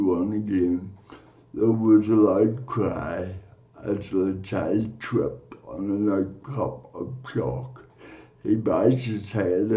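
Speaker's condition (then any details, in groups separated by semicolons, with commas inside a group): Cerebral palsy; from birth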